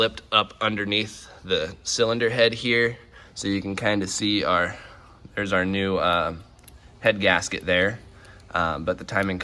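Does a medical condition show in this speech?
No.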